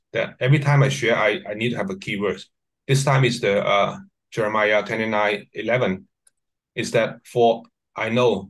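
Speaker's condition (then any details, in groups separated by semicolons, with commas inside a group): No condition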